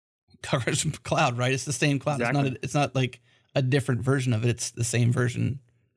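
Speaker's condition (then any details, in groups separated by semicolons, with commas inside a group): No condition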